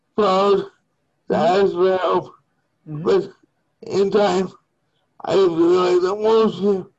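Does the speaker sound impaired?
Yes: cerebral palsy; limbs affected, cannot walk, wheelchair user; speech impairment, some listeners may not understand, hosts find speech clear.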